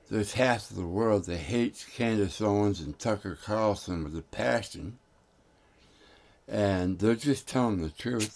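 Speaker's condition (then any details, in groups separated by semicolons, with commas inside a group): Tongue cancer; tongue tumor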